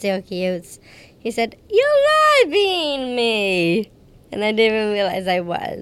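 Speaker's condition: Down syndrome; age 31

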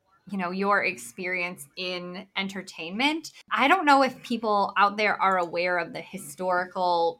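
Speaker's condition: Bilateral cleft lip and palate; congenital

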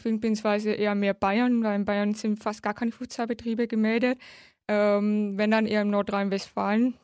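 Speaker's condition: Hard of hearing since birth; congenital severe hearing loss, left cochlear implant since age nine

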